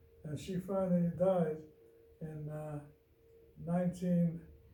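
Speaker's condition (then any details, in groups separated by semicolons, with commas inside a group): Parkinson's disease; loses track of thoughts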